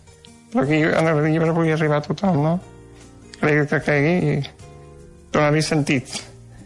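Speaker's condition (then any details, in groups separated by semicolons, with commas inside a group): Duchenne muscular dystrophy; lost ability to write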